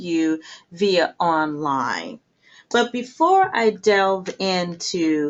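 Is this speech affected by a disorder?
No.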